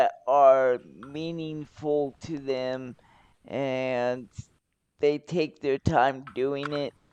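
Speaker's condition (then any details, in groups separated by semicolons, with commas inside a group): Cerebral palsy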